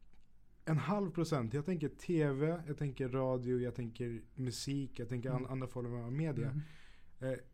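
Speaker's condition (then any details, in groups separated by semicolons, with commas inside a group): No condition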